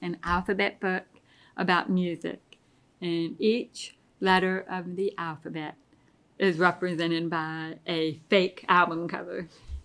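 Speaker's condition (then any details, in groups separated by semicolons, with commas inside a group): Deafness; pretty bad tinnitus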